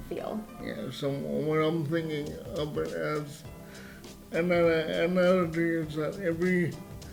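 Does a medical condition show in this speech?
Yes: cerebral palsy, severe; spastic type.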